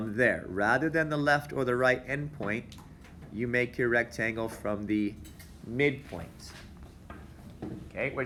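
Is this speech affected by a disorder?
No.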